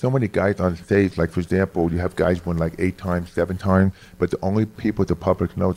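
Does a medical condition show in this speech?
Yes: hearing loss; lost about 75% of hearing close to birth, severe childhood speech impediment, left ear surgery; about 5 years since ear surgery, no hearing aid in left ear now; formerly severe monotone speech, inflection improved by studying phonetics, New York accent.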